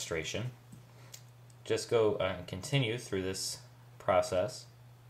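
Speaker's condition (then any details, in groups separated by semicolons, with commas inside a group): No condition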